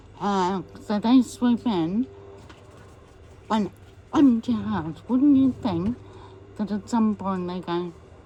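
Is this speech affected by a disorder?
Yes: MND; voice may be difficult to understand.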